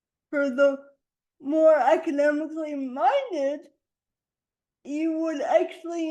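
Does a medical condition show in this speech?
Yes: quadriplegic cerebral palsy.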